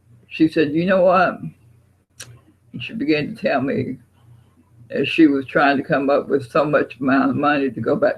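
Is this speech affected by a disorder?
Yes: Parkinson's.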